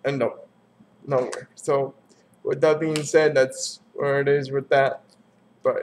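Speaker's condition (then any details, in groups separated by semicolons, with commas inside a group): Cerebral palsy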